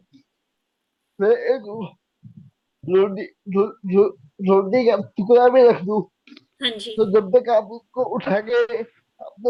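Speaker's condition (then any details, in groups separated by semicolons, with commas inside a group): Cerebral palsy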